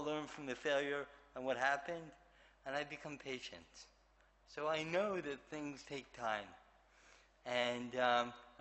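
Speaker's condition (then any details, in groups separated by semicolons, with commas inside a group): Cerebral palsy; affects movement and speech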